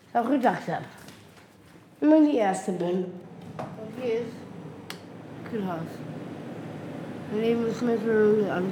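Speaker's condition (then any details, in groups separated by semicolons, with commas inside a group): Down syndrome; features visible at birth, glasses from age two, tongue control training, gymnastics, ballet, flute lessons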